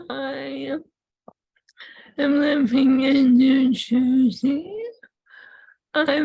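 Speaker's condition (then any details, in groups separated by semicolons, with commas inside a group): ALS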